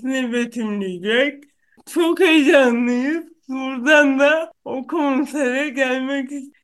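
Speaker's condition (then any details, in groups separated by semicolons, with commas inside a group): Cerebral palsy; no known cure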